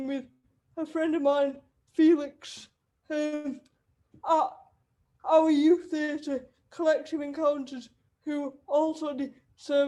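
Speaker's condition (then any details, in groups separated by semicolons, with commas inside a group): Cerebral palsy; wheelchair user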